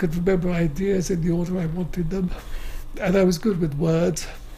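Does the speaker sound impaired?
Yes: motor neuron disease; wheelchair user.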